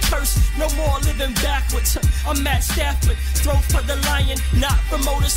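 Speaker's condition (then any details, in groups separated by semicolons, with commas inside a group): No condition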